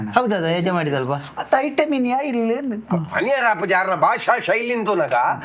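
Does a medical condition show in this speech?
No.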